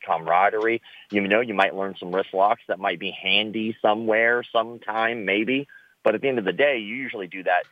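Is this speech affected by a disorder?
Yes: cleft lip and palate; born with cleft lip and palate.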